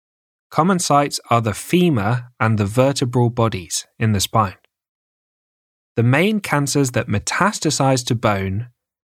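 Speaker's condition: No condition

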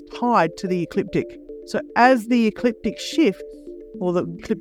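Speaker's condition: No condition

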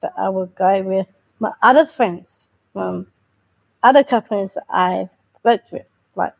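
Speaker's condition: Down syndrome; intellectual disability

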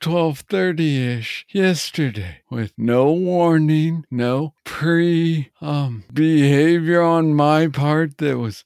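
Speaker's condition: Parkinson's disease; young onset

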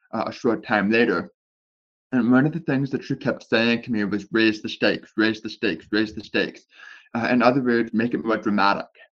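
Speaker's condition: Deafness with speech impediment, born deaf; must adjust tongue to speak properly

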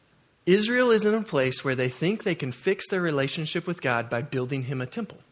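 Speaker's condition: No condition

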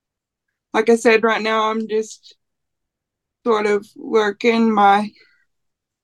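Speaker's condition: Cerebral palsy; would like to have it

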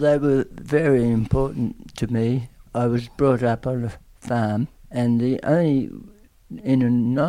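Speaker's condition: Tongue cancer; aggressive tongue cancer

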